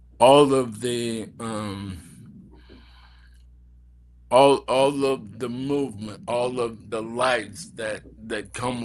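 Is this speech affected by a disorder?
Yes: ALS; throat muscles affected, speech slowed.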